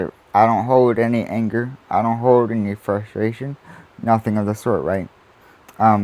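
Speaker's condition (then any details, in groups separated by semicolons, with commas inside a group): Cerebral palsy; spastic quadriplegic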